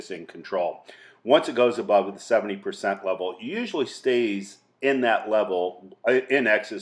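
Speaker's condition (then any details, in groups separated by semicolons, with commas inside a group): No condition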